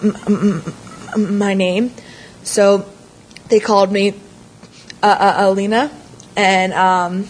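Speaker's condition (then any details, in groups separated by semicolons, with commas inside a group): Stuttering; stuttering recognized as a problem around fourth grade after changing schools, first met others who stutter through Our Time at 16; stuttered a lot on own name in tenth grade, used tricks to hide stuttering; repeated sounds, blocks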